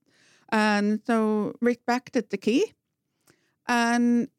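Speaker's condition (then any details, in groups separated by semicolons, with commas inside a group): Profound hearing loss, congenital, bilateral; congenital profound hearing loss both ears, hearing aid right ear only, no fire alarm heard without it; wears hearing aid in right ear, used captioning and FM receiver in law school; talks very well despite profound hearing loss, did not talk until age four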